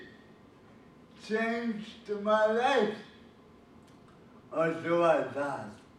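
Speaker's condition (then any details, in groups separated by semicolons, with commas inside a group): Cerebral palsy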